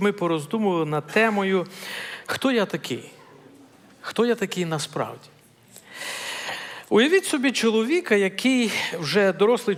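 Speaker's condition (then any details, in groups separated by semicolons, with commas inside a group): No condition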